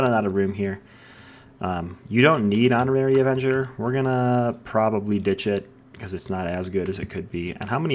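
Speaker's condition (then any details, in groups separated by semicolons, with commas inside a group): No condition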